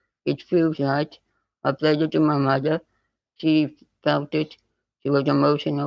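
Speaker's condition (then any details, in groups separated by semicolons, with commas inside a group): Spinal muscular atrophy type 2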